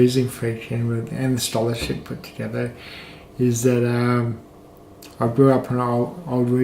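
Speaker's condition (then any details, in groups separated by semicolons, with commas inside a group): Cerebral palsy, mild; right side, balance and coordination affected; speech affected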